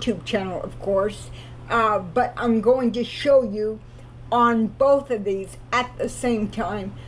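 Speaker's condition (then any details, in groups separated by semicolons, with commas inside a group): Cerebral palsy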